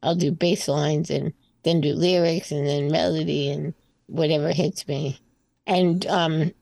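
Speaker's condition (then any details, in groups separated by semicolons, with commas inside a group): Spinal muscular atrophy type 2; on oral breakthrough medication strengthening motor neurons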